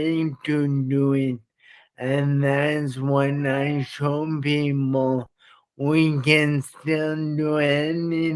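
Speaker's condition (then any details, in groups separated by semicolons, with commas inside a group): Traumatic brain injury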